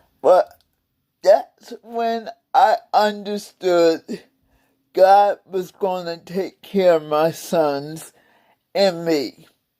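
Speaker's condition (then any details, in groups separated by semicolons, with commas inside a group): Cerebral palsy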